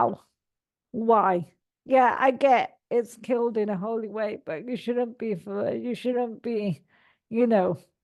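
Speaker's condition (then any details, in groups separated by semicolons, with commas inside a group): Cerebral palsy; all four limbs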